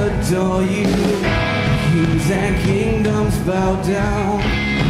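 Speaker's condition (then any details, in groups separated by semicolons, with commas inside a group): No condition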